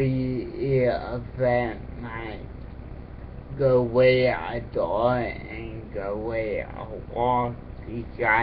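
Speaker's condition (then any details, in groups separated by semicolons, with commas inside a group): Cerebral palsy; affects speech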